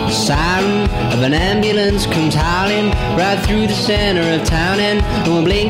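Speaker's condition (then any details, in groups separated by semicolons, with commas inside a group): No condition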